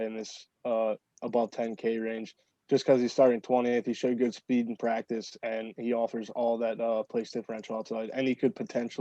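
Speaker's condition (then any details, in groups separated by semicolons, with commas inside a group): No condition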